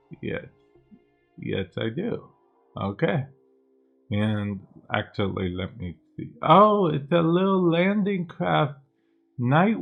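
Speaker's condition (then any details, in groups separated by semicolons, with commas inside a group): Cerebral palsy; affects speech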